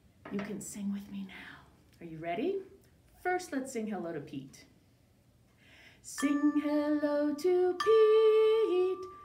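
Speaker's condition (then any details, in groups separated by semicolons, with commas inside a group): No condition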